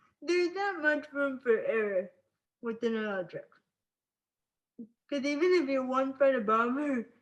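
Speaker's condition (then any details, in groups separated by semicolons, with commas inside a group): Spastic cerebral palsy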